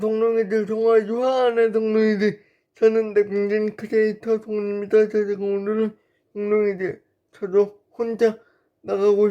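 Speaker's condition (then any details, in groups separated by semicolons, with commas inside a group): Brain lesion disability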